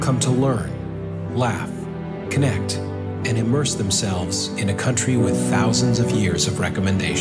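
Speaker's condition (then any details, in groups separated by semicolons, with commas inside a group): No condition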